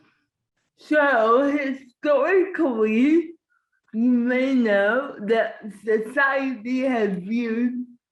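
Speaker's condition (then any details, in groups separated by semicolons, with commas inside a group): Cerebral palsy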